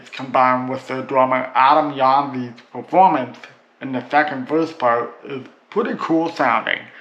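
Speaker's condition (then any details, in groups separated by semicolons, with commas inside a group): Cerebral palsy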